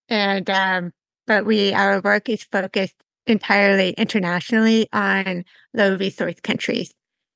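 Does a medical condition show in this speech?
Yes: severe to profound hearing loss; congenital, diagnosed in England, hearing aids from 11 months, cochlear implant one side; cochlear implant on one side about 10 years ago, earlier body, analog, digital hearing aids; learned to listen and speak through early intervention in England.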